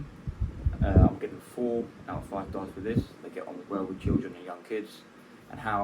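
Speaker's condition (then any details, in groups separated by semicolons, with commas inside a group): No condition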